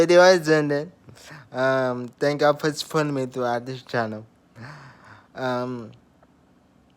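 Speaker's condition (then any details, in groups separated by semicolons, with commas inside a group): Traumatic brain injury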